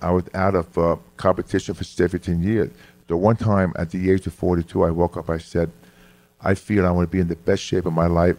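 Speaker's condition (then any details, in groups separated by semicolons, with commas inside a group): Hearing loss; severe childhood speech impediment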